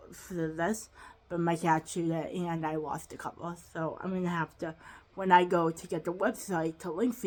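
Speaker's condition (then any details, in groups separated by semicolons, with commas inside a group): Cerebral palsy, quadriplegic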